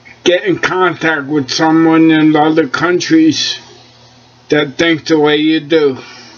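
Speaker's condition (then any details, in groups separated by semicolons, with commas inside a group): Cerebellar ataxia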